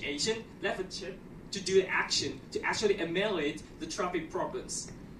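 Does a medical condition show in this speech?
No.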